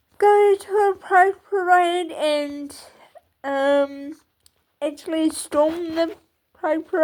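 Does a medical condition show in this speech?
Yes: cerebral palsy.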